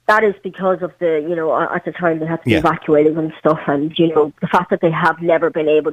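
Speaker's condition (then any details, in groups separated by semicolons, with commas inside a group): Cleft palate; congenital, prosthetic limb since 12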